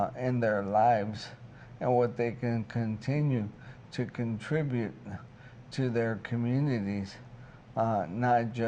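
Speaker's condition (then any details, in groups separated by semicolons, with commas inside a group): ALS; onset left hand weakness, then right hand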